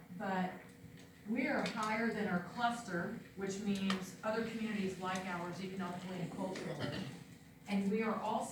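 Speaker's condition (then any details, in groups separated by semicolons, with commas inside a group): No condition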